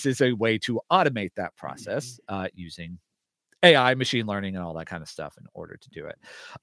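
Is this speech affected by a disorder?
No.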